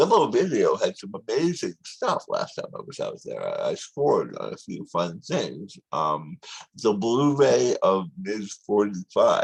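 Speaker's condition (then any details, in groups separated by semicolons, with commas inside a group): Tongue cancer surgery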